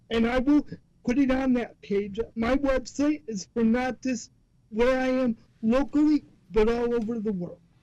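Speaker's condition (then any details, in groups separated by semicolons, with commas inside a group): Cerebral palsy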